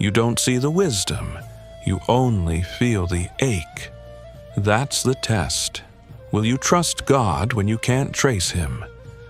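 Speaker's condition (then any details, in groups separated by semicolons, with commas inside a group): No condition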